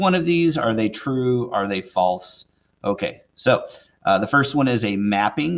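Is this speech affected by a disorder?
No.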